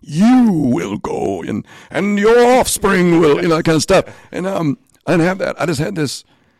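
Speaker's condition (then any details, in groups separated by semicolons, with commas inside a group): Spasmodic dysphonia; in speech therapy with doctors, band crowns off for medical year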